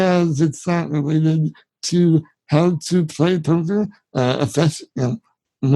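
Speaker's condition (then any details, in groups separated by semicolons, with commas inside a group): Spinal muscular atrophy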